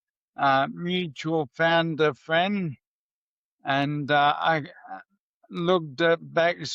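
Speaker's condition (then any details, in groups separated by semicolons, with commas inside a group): MND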